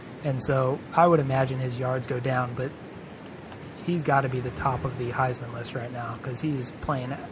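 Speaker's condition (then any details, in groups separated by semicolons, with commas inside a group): No condition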